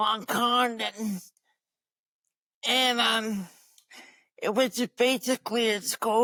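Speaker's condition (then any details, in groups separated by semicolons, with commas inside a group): Cerebral palsy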